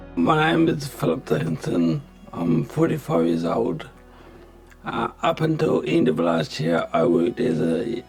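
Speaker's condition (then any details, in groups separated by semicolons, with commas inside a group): Multiple system atrophy; rare degenerative, affects stability, sleep, toileting, temperature regulation; diagnosed about 5 years ago, declining rapidly recently; speech and eating affected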